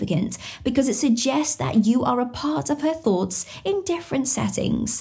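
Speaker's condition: No condition

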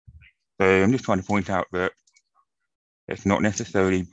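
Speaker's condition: Profound deafness, acquired from meningitis

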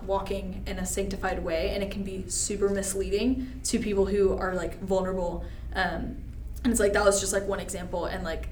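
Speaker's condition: No condition

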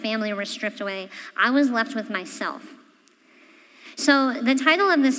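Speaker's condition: Cleft palate; congenital

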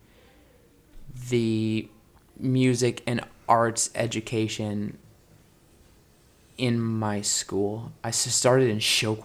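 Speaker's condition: Stuttering; no longer uses fluency techniques, stutters openly including in acting; fluent when singing, formerly word switching and circumlocution, hiding caused tension and struggle; blocks

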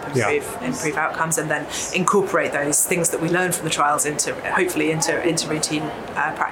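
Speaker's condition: No condition

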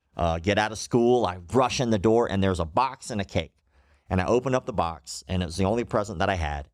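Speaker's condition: Cleft lip and palate

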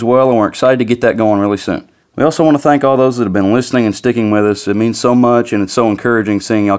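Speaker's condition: No condition

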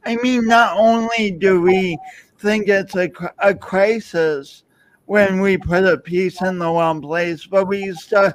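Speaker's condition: Speech impediment; since birth

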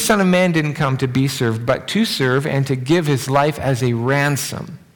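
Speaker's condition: No condition

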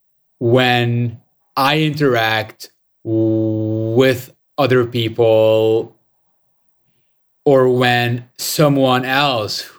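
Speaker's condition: Stutter; lifelong stutter, born with pretty severe stutter, avoided speaking for more than 25 years; has a stutter, stutters in six languages, gives talks and stand-up comedy; can sing without stuttering; blocks

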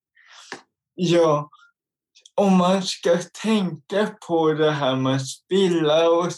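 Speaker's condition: Cerebral palsy; intellect unaffected

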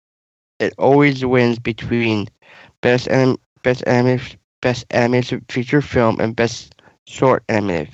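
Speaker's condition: Down syndrome

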